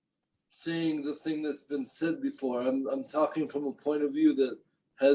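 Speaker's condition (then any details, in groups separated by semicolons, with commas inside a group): Cerebral palsy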